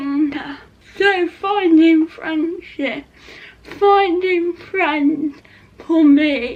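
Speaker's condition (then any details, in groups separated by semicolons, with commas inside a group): Cerebral palsy; not quadriplegic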